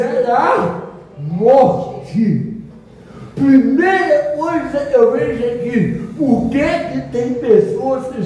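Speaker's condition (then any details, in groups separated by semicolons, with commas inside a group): Cerebral palsy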